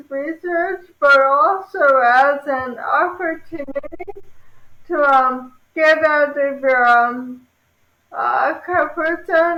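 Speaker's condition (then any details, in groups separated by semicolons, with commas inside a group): ALS; sporadic form, onset in pinky finger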